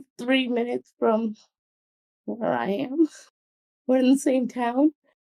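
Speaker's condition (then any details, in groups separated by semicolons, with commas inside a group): Cerebral palsy; mobility issues, typing very laborious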